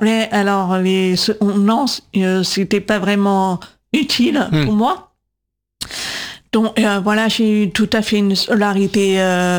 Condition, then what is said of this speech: Deafness. Et ensuite, je prends la parole, l'intelligence artificielle a du mal à me comprendre.